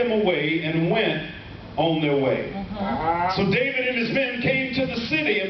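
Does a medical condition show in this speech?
No.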